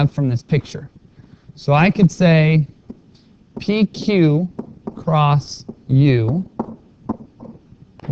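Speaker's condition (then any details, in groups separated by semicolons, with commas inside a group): No condition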